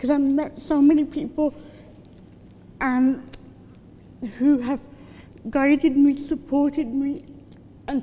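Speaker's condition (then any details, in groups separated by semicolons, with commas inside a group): Cerebral palsy; from birth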